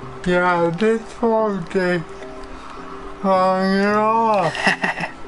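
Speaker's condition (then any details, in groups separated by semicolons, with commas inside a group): Cerebral palsy; wheelchair use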